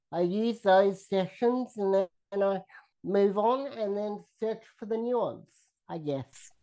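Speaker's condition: Cerebral palsy, spastic quadriplegia

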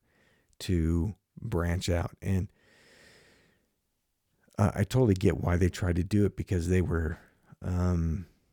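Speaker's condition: No condition

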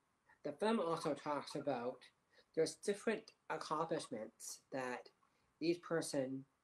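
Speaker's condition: Down syndrome; disability since childhood

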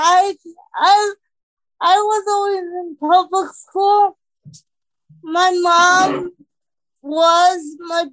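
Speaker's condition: Cerebral palsy; about 26 years since diagnosis

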